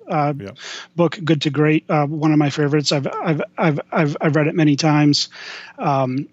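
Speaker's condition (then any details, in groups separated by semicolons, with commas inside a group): Stuttering; lifelong stutter; may freeze up mid-speech, then gets back on a roll; repeated words, prolonged sounds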